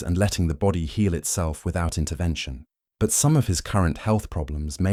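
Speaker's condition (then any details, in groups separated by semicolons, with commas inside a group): No condition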